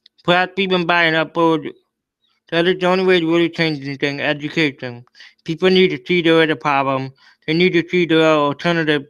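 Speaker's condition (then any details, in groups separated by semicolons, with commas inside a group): Cerebral palsy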